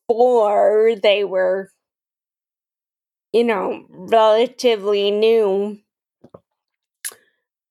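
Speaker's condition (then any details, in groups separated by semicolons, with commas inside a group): Friedreich's ataxia; over 10 years since diagnosis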